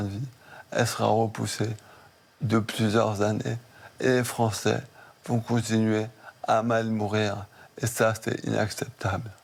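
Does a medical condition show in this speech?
Yes: maladie de Charcot (ALS); onset left hand trembling.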